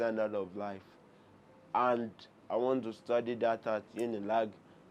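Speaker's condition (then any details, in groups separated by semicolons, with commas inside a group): Cerebral palsy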